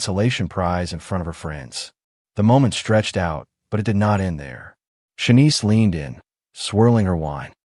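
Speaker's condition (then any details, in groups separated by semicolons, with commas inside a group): No condition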